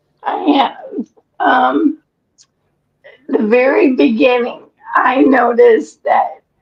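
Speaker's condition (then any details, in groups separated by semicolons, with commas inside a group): ALS; breathless after exertion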